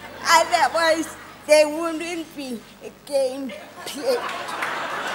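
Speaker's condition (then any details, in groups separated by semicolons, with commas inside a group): Cerebral palsy; told could not speak, now speaks professionally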